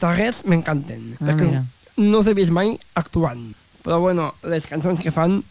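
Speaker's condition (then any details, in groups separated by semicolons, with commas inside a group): Down syndrome; extra chromosome, learns at own pace, needs extra time to understand and process explanations; very talkative, expresses self in own way and own words, dislikes being corrected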